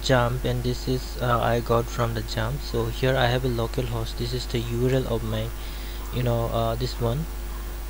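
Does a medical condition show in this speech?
No.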